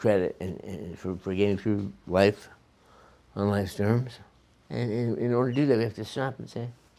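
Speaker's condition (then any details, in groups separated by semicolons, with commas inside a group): Parkinson's disease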